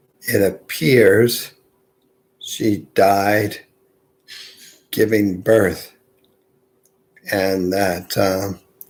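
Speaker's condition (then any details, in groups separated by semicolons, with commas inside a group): Multiple sclerosis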